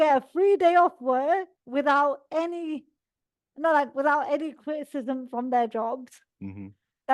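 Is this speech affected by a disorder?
Yes: cerebral palsy; all four limbs.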